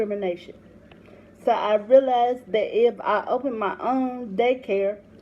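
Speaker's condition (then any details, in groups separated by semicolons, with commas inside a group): Cerebral palsy; electric wheelchair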